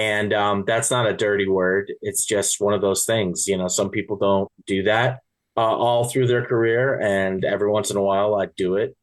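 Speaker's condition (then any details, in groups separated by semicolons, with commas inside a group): No condition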